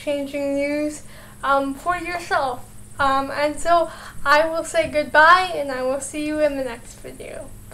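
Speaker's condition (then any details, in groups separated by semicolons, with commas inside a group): Cerebral palsy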